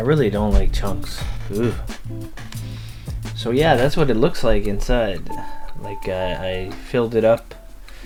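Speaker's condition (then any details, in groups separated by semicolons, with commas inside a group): No condition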